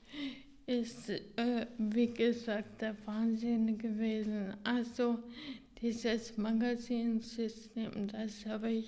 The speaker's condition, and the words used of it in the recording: Ataxia. Hauptsächlich immer um Kommunikation und das äh, die Sprachvermögen bei mir eingeschränkt ist, nimmt mich eigentlich die Verwaltung nicht.